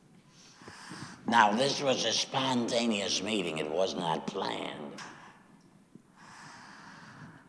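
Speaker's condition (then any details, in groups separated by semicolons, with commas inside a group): Laryngectomy after throat cancer; recurred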